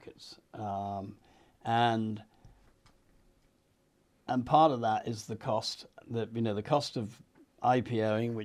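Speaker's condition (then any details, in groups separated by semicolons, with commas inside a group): No condition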